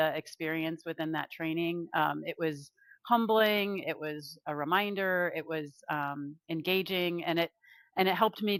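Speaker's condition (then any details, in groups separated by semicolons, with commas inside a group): No condition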